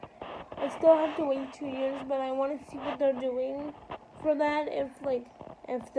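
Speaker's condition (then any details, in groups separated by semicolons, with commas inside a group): Cerebral palsy, spastic quadriplegic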